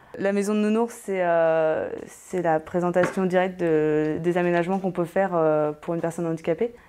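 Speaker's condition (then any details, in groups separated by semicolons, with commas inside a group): No condition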